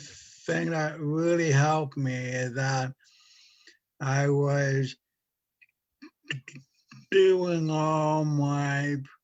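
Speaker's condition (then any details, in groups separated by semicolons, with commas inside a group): Stutter from brain injury; mild cerebral palsy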